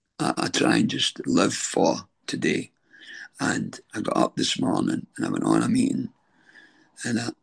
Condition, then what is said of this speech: Throat cancer. I've not, don't think I've got a beautiful Barry White voice like this.